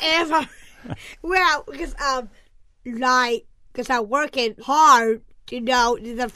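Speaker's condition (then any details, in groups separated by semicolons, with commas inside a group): Down syndrome; from birth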